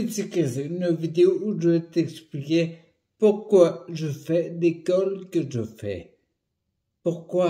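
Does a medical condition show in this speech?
Yes: primary progressive multiple sclerosis.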